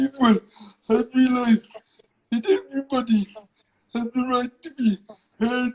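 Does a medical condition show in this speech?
Yes: cerebral palsy.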